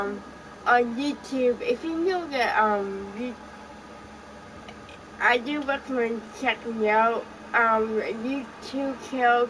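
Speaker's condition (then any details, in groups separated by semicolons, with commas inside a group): Cerebral palsy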